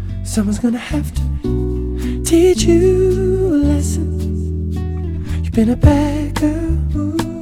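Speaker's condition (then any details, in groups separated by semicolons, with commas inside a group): No condition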